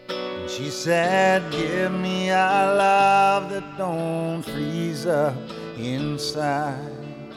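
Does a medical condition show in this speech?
No.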